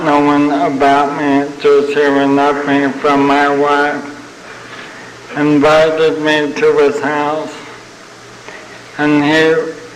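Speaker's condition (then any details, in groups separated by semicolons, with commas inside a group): ALS (Lou Gehrig's disease); terminal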